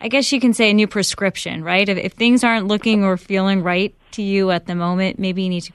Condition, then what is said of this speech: No condition.